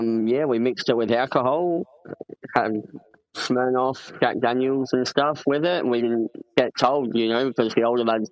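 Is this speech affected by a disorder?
Yes: cleft palate; congenital.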